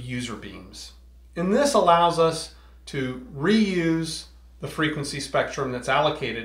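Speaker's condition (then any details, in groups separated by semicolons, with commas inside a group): No condition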